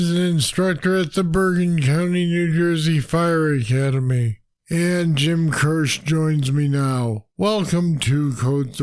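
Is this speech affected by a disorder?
Yes: Parkinson's disease; deep brain stimulators.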